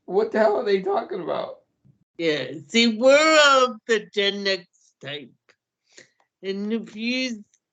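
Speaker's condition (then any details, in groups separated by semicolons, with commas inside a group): Cerebral palsy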